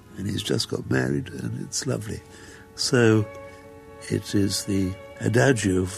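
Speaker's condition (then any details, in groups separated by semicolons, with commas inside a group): Muscular dystrophy; progressive, wheelchair user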